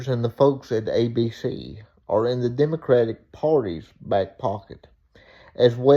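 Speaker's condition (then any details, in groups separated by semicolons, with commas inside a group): Cerebral palsy; uses wheelchair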